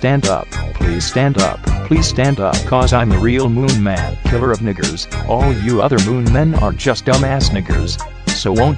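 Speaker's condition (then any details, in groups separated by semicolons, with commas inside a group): No condition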